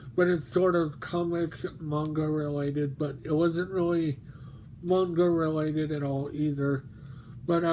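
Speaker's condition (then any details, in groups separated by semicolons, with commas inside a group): Mobius syndrome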